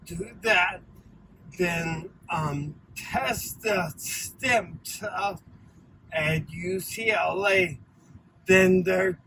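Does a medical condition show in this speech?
Yes: ataxia; acquired form; stem cell treatment, strength training, not in wheelchair.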